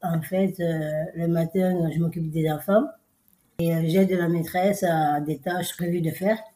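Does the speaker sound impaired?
Yes: Down syndrome; congenital, three copies of chromosome 21.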